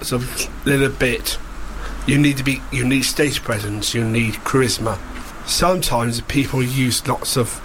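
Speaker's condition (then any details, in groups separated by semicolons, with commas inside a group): Down syndrome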